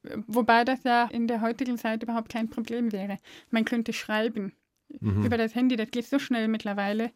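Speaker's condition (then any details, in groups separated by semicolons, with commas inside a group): Deafness; deaf since birth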